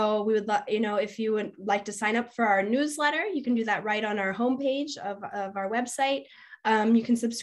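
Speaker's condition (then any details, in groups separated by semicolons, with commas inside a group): No condition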